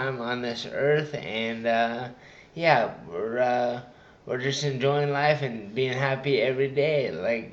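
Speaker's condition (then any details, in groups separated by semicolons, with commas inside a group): Traumatic brain injury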